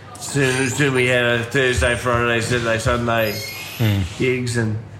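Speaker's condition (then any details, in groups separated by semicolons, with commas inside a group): Ataxia from brain damage; acquired cerebellar brain damage at university, speech therapy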